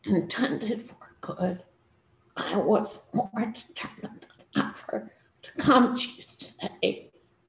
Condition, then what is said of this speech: Spasmodic dysphonia. As many of you know, I have trouble speaking.